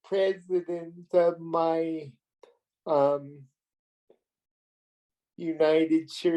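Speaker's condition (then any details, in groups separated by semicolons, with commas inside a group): Cerebral palsy; premature birth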